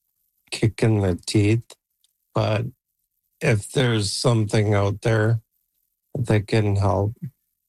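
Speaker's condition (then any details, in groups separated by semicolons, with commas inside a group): ALS; progressive ALS, age 48, Neuralink brain implant surgery done; planned Neuralink input to computer, computer to speak in voice sounding like own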